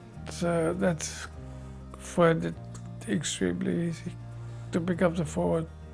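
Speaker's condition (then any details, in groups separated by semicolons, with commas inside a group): Motor neurone disease; occupational therapy with equipment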